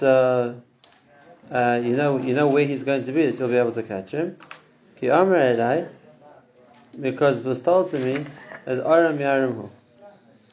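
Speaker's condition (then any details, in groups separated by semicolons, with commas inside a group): No condition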